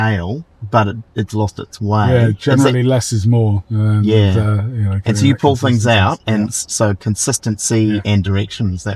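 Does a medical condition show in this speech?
No.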